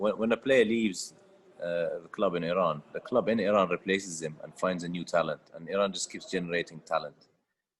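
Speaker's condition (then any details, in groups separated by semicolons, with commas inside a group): No condition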